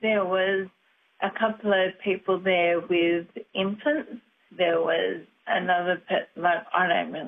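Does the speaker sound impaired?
Yes: motor neurone disease; wheelchair user, cold locks muscles up, lock-ups take days, long exhaustion afterward.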